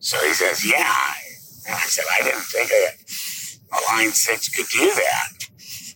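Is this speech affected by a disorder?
Yes: laryngectomy; esophageal speech, presses on neck daily to talk, rattles esophagus like vocal cords.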